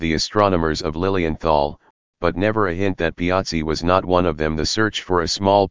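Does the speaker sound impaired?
No.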